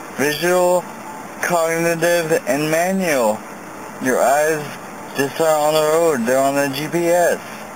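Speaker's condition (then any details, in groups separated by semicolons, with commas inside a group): Traumatic brain injury; car accident; difficulty walking; needs prompting to breathe while talking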